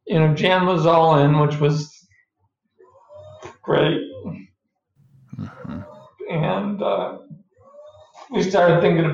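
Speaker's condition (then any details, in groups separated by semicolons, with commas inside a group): ALS; respiratory onset, diaphragm weakness, paralyzed from neck down, wheelchair, PEG feeding tube, eye gaze, no trach; several years since diagnosis, slow progression, 100% Trilogy ventilator breathing, bulbar just starting, choking problems; still talking, bulbar symptoms last to appear and just starting, frequent choking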